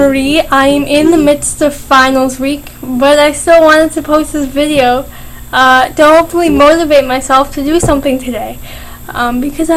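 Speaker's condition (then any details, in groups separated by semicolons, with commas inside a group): Cerebral palsy, mild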